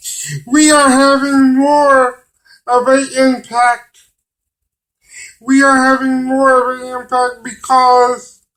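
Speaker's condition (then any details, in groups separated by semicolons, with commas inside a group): Cerebral palsy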